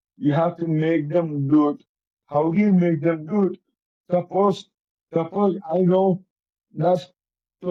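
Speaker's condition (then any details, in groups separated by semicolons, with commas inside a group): Cerebral palsy; affects coordination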